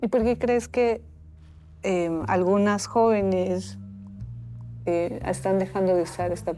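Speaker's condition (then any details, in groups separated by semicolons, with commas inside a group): No condition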